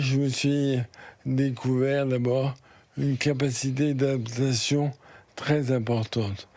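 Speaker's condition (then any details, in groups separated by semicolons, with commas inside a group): Charcot disease (ALS); lost use of legs, arms, hands, declining daily, 1-3 years expected; expects voice loss within days or weeks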